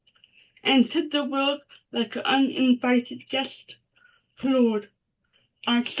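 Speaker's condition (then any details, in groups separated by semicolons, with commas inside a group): Cerebral palsy; mild form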